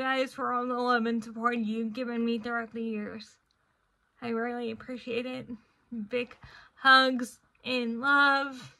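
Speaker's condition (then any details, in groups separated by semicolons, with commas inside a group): Cerebral palsy, spastic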